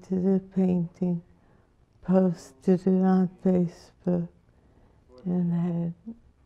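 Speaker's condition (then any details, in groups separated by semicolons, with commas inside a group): Parkinson's disease, young onset; diagnosed before 60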